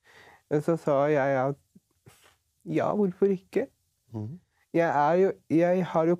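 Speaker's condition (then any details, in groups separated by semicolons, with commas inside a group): Down syndrome; present since birth; age 43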